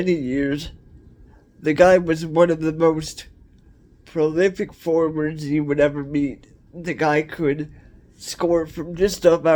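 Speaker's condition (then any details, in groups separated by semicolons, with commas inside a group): Cerebral palsy; cerebral palsy, wheelchair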